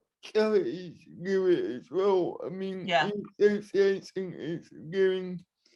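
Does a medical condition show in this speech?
Yes: cerebral palsy, spastic and dyskinetic.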